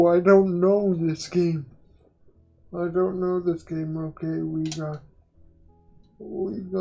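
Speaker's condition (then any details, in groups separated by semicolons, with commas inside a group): Quadriplegic cerebral palsy; uses one hand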